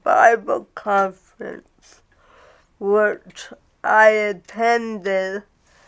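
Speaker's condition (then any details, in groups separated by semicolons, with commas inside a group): Cerebral palsy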